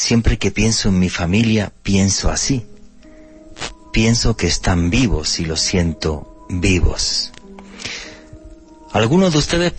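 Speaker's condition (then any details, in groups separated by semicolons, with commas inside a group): No condition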